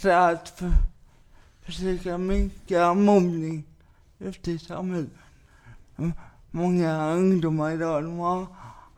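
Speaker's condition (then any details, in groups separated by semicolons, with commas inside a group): Cerebral palsy; lifelong cerebral palsy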